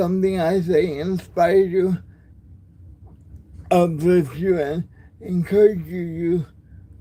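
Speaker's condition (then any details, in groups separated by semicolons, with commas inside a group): Cerebral palsy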